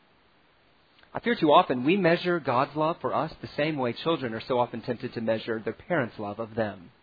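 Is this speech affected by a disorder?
No.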